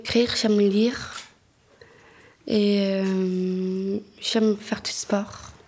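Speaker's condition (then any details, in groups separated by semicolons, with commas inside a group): Down syndrome; trisomy 21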